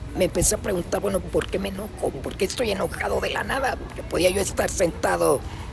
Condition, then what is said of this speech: Laryngectomy. Esa voz sexy que ustedes le escuchan, ya se preguntarán por qué.